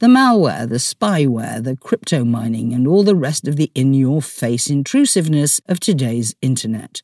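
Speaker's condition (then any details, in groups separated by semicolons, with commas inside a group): No condition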